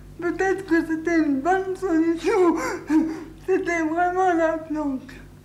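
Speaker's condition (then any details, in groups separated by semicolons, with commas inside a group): Cerebral palsy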